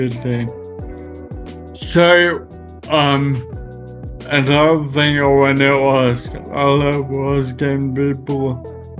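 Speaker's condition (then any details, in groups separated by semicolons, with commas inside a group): Friedreich's ataxia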